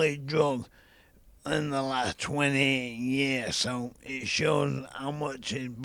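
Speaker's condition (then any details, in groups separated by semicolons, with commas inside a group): ALS; young onset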